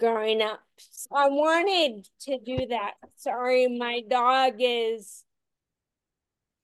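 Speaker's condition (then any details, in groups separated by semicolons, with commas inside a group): Friedreich's ataxia; walking difficulty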